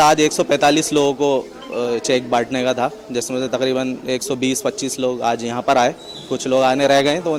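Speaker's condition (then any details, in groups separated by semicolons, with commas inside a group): No condition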